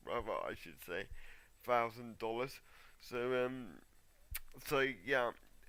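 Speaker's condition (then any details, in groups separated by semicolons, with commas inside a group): Cerebral palsy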